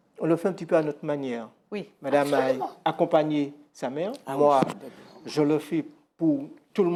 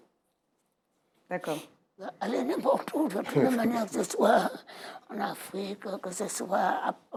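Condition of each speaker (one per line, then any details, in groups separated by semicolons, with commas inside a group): No condition
Total laryngectomy; laryngectomy after earlier illness; after surgery; voice audibly altered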